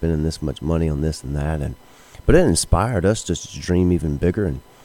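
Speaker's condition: No condition

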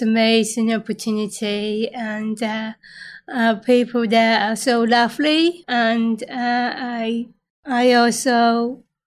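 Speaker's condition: Down syndrome; from birth

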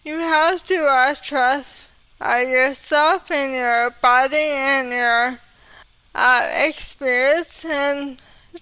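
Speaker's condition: ALS; quickly progressed to walking with cane

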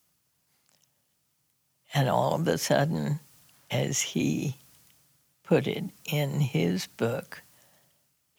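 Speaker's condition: Spasmodic dysphonia; Botox injections into vocal cords once or twice a year

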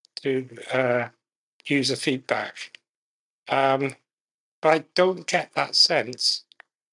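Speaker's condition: Muscular dystrophy; very slowly progressive muscular dystrophy, severe physical disability, relies on voice control of devices; can just about speak, effortful enunciation, limited breath, uses fewest words to conserve breath

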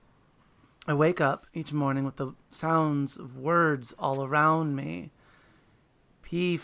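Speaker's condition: No condition

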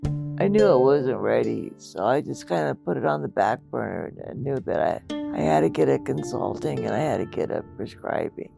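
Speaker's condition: Multiple system atrophy; diagnosed 2015 after six doctors, about four years, lungs and muscles atrophying; brain does not signal breathing, must consciously blink, still talking, expects to lose voice

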